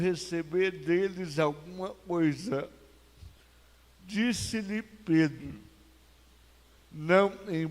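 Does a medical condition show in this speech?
Yes: cerebral palsy; no speech as child.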